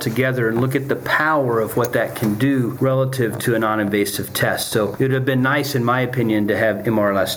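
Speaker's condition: No condition

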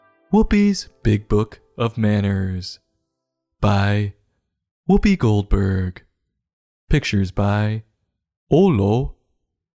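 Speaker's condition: No condition

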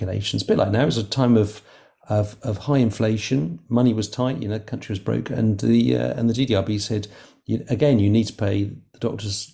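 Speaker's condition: No condition

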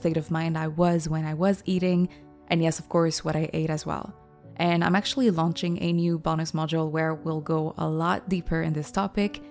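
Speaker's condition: No condition

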